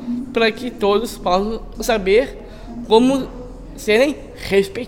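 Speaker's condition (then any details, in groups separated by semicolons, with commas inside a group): Down syndrome; aged 22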